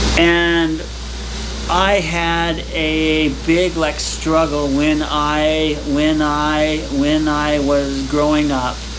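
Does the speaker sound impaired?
Yes: stuttering; severe stutter since childhood; stuttered all the time growing up, struggled speaking to people; here prolonged sounds.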